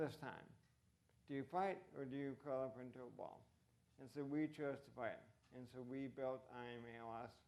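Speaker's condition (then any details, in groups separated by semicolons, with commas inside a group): ALS; age 39, about 2.5 years since diagnosis; voice impacted, reduced fluency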